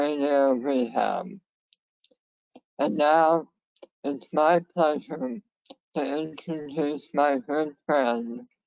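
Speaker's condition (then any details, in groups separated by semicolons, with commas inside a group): Head and neck cancer; left vagus nerve severed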